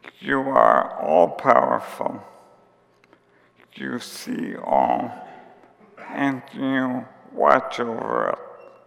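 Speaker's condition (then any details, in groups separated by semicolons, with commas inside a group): ALS; onset with tiredness and clumsiness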